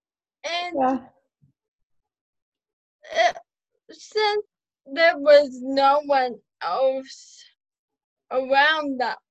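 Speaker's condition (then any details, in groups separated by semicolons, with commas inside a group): Cerebral palsy, spastic quadriplegic, mild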